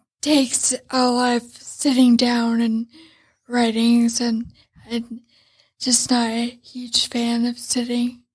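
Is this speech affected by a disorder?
Yes: traumatic brain injury.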